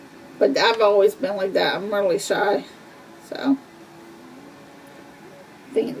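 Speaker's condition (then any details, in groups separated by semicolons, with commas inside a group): Cerebral palsy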